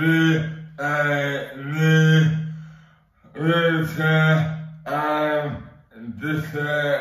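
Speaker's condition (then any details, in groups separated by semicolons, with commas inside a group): Dystonia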